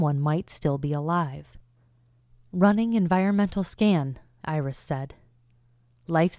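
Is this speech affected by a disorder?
No.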